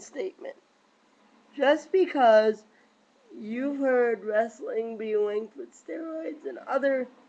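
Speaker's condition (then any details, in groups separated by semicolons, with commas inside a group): Cerebral palsy; lifelong, wheelchair user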